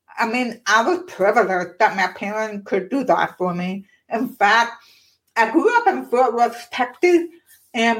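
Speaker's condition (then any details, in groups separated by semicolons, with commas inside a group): Profound deafness, born profoundly deaf, cochlear implant; listeners notice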